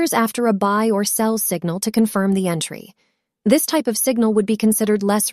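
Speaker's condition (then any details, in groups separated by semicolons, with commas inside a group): No condition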